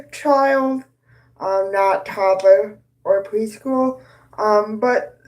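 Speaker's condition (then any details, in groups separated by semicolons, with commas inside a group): Cerebral palsy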